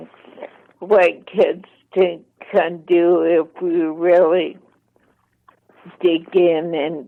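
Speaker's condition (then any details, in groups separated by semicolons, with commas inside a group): ALS, mild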